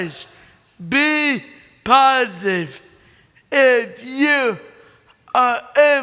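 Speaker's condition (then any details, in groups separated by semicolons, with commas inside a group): Cerebral palsy; born premature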